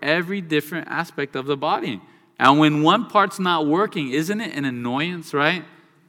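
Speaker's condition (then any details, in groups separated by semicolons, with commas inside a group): No condition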